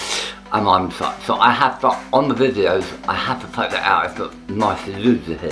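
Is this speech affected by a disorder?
Yes: tongue cancer; half tongue removed.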